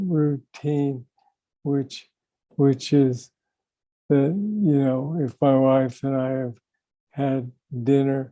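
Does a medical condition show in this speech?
Yes: young onset Parkinson's disease; young onset, deep brain stimulation implant.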